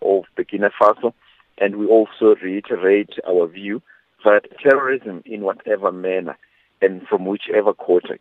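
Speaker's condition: No condition

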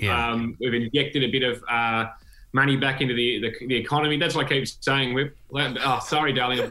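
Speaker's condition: No condition

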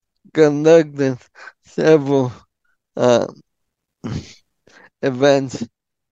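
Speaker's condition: ALS; frequent hesitation fillers

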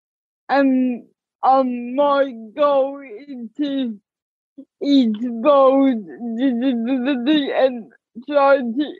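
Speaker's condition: Ataxic cerebral palsy; speech audibly affected

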